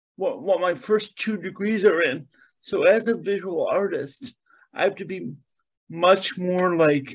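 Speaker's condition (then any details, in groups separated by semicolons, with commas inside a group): Cerebral palsy; mainly lower limbs affected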